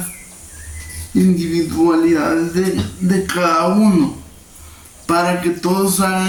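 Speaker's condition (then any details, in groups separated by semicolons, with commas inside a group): Cerebral palsy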